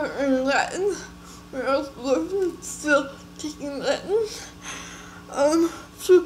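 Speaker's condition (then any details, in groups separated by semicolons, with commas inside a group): Cerebral palsy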